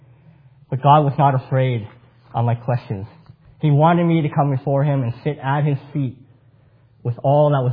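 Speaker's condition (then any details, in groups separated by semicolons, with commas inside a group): Cleft palate; congenital cleft palate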